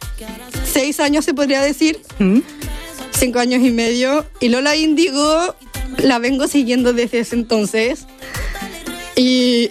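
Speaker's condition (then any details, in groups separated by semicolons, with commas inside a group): Down syndrome; congenital, diagnosed before birth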